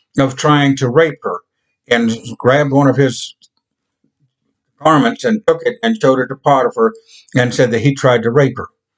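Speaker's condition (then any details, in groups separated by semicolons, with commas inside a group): No condition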